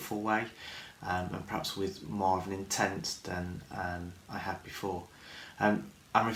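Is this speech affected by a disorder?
No.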